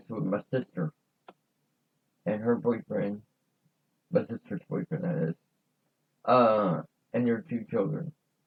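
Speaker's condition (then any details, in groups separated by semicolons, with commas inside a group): Cerebral palsy; voice sound affected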